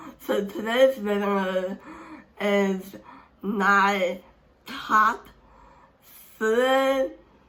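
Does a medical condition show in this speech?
Yes: speech impairment; hard to understand.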